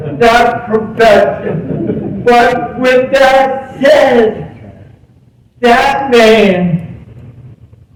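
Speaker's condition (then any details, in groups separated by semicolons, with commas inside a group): Cerebral palsy; present from birth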